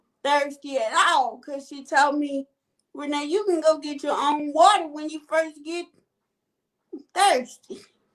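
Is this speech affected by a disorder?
Yes: cerebral palsy.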